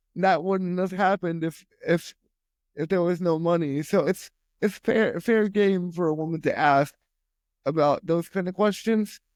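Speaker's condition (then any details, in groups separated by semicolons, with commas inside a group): Spastic quadriplegic cerebral palsy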